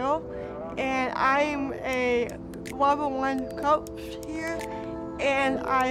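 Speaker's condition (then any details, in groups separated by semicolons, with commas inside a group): Cerebral palsy; speech hard for others to understand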